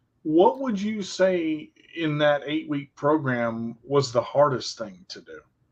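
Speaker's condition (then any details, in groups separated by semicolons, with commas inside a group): No condition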